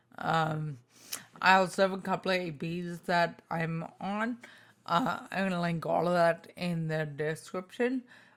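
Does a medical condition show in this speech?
Yes: spinocerebellar ataxia type 2, SCA2; tongue.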